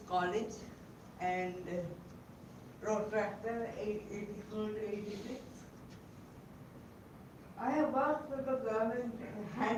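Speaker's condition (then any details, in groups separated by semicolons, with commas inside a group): Cerebral palsy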